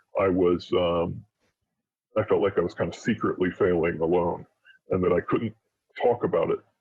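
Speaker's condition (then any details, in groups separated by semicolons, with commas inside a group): No condition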